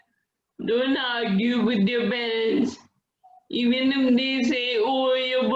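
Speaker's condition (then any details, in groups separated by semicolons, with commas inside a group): Friedreich's ataxia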